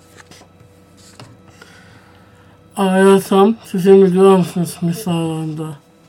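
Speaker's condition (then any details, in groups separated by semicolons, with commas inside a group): Down syndrome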